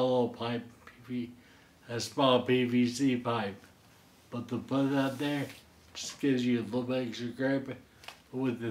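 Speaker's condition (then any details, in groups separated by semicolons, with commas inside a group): Friedreich's ataxia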